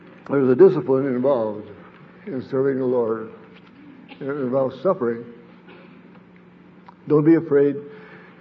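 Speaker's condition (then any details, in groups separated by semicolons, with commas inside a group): Parkinson's disease; diagnosed while wife was dying of cancer, lost balance and body coordination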